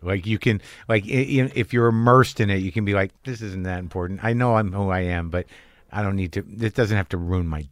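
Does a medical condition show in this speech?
No.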